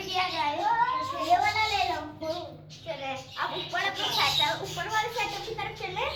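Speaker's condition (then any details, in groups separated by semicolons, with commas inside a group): No condition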